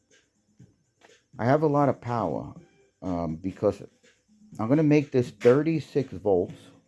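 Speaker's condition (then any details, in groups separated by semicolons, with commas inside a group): No condition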